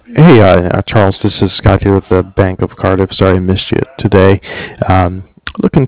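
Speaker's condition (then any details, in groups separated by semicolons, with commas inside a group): No condition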